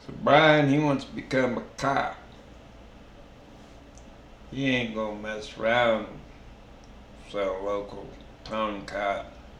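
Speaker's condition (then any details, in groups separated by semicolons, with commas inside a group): Traumatic brain injury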